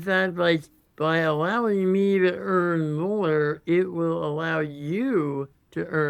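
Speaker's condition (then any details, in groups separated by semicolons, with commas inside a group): Congenital muscular dystrophy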